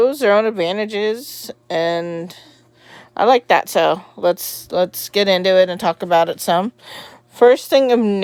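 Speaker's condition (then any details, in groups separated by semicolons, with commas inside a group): No condition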